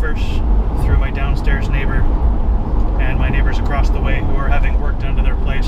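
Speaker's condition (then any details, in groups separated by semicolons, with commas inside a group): No condition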